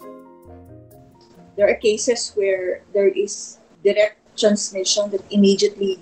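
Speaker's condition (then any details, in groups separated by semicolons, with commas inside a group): No condition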